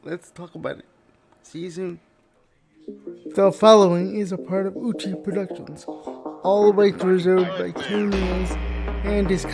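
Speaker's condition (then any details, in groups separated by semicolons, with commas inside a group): Cerebral palsy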